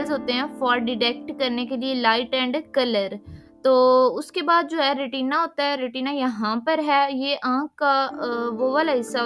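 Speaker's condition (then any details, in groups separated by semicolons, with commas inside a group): No condition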